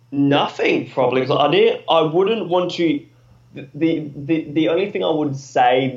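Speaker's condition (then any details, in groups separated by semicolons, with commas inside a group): Stutter; stutter since school years, dropped out of high school over speech, planned never to speak again; deliberate speaking practice, reading, speaking techniques, articulation work, interviews, speaking gigs, keynotes; stutter overcome to a certain degree, fluency affected by sleep, calmness or anxiety; repeated sounds, prolonged sounds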